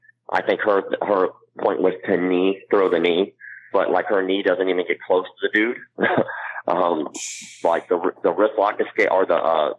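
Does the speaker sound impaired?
Yes: cleft palate; congenital cleft palate.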